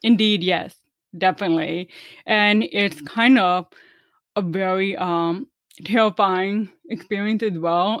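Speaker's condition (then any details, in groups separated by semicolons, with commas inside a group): Deafness; relearned English and speech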